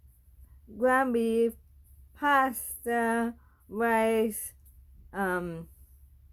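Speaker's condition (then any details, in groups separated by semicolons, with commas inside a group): Bulbar onset ALS; bulbar onset, tongue atrophy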